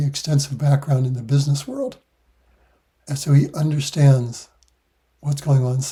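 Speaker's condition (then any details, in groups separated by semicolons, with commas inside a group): No condition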